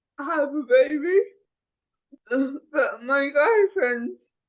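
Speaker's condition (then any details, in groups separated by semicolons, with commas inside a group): Cerebral palsy; speech impediment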